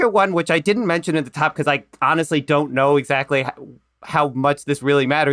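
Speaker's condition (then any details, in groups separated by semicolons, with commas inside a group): No condition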